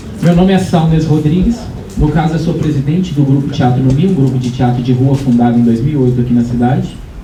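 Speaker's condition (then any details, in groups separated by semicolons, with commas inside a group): No condition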